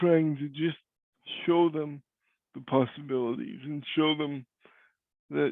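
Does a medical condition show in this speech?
Yes: cerebral palsy; voice is different.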